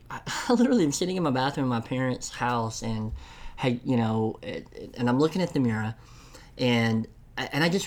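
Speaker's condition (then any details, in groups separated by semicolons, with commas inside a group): Cleft lip and palate; congenital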